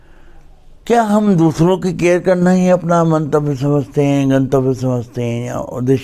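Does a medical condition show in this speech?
Yes: cerebral palsy.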